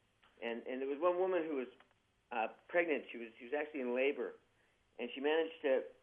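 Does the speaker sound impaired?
Yes: Parkinson's disease, young-onset.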